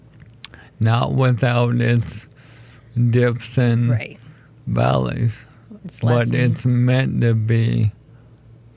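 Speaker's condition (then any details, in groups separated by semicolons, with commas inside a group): ALS; diagnosed almost 4 years ago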